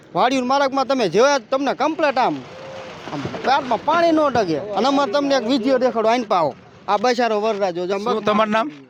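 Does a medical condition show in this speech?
No.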